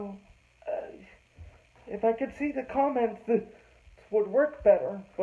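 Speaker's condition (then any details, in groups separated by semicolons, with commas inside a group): Cerebral palsy; heavily altered breathing patterns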